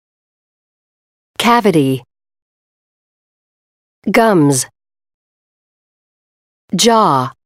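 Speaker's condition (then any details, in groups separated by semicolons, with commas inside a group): No condition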